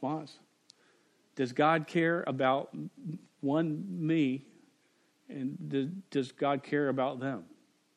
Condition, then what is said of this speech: Stuttering. And I've stuttered since I was 5, and sometimes, man, right now I'm pretty fluent, but I've got days.